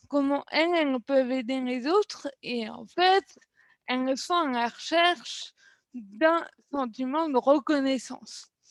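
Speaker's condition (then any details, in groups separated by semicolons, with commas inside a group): Cerebral palsy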